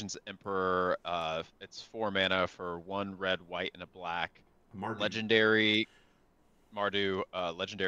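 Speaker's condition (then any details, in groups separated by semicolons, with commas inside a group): No condition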